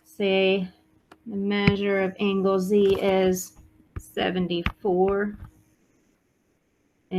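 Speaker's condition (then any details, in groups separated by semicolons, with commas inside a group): No condition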